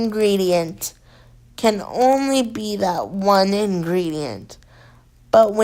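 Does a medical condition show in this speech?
Yes: cerebral palsy.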